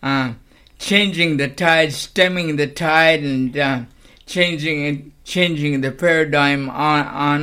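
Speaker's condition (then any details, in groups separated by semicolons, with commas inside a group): Cerebral palsy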